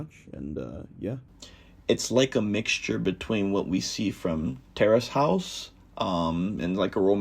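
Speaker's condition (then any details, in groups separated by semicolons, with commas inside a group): No condition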